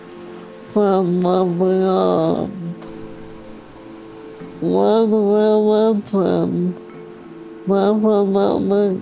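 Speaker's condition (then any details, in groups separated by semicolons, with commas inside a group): ALS; harder to understand, slow sentence production, mute when hurt, losing voice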